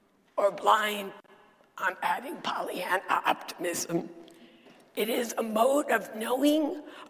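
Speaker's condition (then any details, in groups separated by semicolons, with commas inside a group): Dysphonia; lost ability to sing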